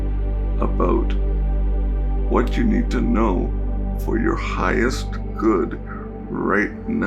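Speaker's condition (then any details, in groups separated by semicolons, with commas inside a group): Cerebral palsy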